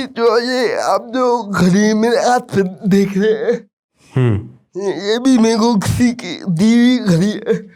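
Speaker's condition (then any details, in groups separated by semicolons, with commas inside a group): Cerebral palsy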